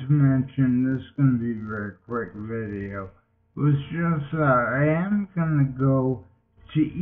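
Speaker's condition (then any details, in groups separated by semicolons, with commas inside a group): Multiple sclerosis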